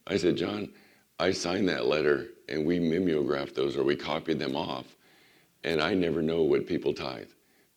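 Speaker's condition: Vocal cord surgery recovery; doctor limits teaching to 10-15 minutes

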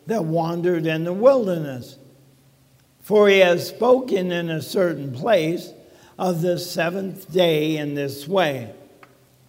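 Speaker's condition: ALS; talking funny

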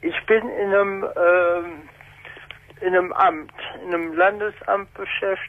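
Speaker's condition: Spastic paralysis since birth; able to communicate normally

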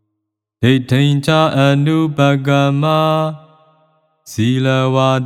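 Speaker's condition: No condition

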